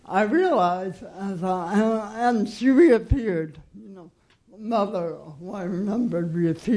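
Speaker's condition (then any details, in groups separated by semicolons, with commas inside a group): Cerebral palsy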